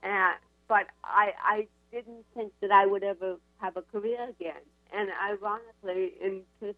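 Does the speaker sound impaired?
Yes: cerebral palsy; titanium neck.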